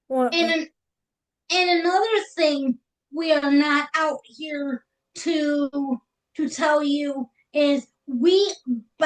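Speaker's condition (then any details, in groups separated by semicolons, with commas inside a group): Cerebral palsy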